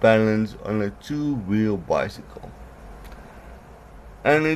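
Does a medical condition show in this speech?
Yes: cerebral palsy; from birth.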